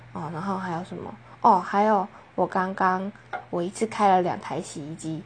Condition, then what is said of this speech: None; typical speech.